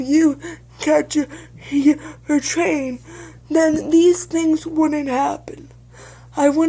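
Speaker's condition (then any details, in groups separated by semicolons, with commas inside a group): Cerebral palsy, severe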